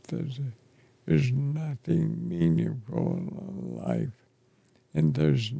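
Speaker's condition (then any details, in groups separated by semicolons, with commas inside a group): ALS; affects chest and throat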